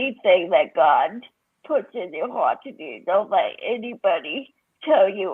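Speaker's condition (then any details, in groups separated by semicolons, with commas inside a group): Cerebral palsy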